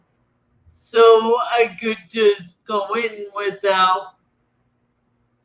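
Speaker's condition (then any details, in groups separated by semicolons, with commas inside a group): Cerebral palsy; atypical gait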